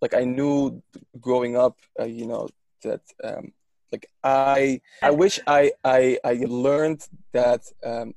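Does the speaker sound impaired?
Yes: stuttering; stuttering during recording; own stuttering noted by speaker during conversation; here repeated words, blocks.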